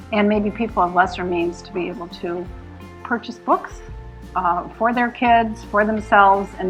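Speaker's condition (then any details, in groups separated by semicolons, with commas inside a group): No condition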